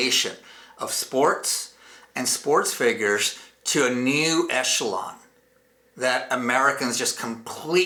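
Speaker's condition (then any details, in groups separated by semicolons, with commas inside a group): No condition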